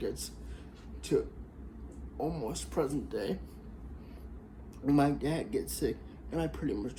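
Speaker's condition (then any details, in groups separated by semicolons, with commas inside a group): Cerebral palsy, spastic diplegia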